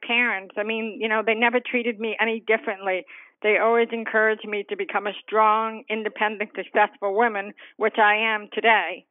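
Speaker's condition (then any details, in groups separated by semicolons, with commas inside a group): Deafness; hearing impaired from childhood, diagnosed at age four, declining to moderate to severe loss, later deaf, cochlear implant surgery; uses cochlear implant, hears sounds never heard before; childhood speech impediment, five years speech therapy improved pronunciation and enunciation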